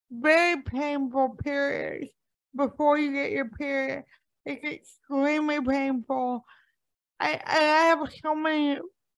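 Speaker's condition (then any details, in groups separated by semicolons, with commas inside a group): Cerebral palsy; impaired speech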